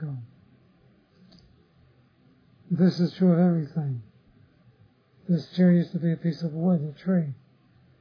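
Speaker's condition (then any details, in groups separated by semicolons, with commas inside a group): Parkinson's disease; others offer remedies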